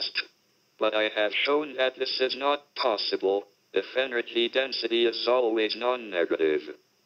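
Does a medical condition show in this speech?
Yes: motor neurone disease (ALS), through a speech-generating device; body hardly works.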